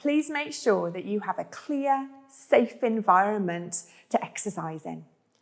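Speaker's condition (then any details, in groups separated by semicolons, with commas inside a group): No condition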